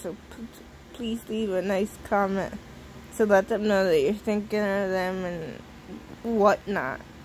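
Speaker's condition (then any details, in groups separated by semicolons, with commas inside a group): Cerebral palsy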